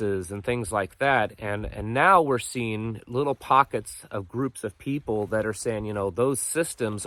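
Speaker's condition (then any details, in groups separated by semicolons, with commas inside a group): No condition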